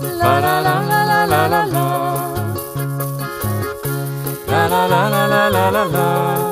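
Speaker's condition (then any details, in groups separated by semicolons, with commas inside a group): No condition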